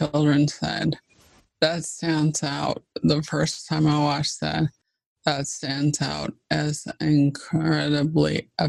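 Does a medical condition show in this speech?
Yes: ALS (Lou Gehrig's disease).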